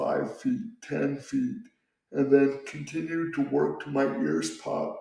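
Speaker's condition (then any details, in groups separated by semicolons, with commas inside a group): Cerebral palsy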